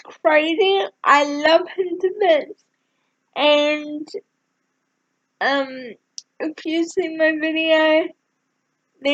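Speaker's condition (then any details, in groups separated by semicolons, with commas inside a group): Cerebral palsy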